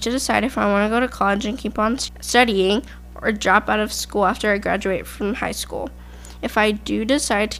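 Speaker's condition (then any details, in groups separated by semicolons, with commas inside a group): No condition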